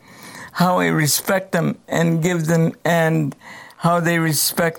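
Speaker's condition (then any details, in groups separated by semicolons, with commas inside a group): Cerebral palsy; congenital cerebral palsy, present since birth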